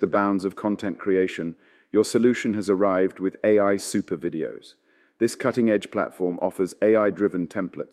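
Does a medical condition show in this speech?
No.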